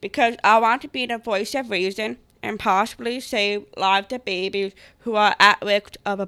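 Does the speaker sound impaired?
Yes: Down syndrome; reads prepared pro-life speech aloud on podcast; accent from condition, fears not being understood, tries again speaking clearer and louder.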